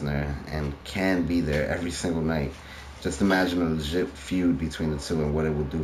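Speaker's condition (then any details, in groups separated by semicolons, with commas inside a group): No condition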